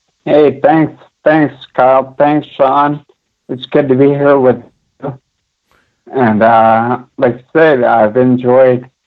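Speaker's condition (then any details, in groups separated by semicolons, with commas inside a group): Friedreich's ataxia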